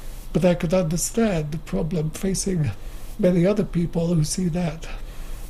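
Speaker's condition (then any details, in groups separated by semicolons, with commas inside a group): Motor neuron disease; wheelchair user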